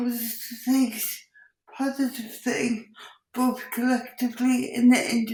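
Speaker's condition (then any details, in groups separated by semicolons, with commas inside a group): Cerebral palsy; speech audibly affected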